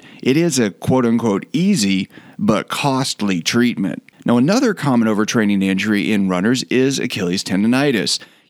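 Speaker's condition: No condition

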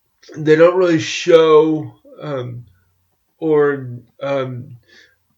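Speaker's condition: Cerebral palsy; walks with crutches

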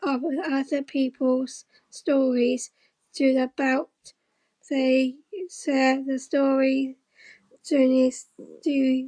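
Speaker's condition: Down syndrome; since infancy, hole in heart, heart surgery at nine months, wires for heart; adult, living independently for six years with a little support

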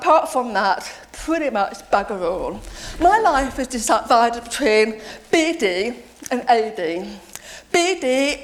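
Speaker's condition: Deafness; deaf since age seven

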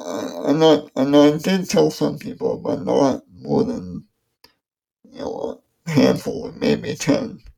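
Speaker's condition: ALS; 10 years since diagnosis, in second decade, slowly and gradually worn down

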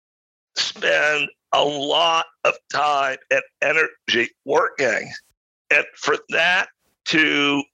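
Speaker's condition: Spasmodic dysphonia; voice sounds unique

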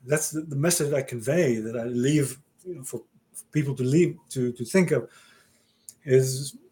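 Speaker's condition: Aphasia after stroke; ongoing aphasia

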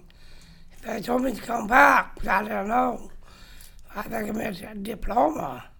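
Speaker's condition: Down syndrome; 55 years old, still takes speech therapy

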